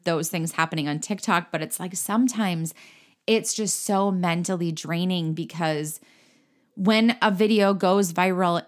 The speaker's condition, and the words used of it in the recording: None; typical speech.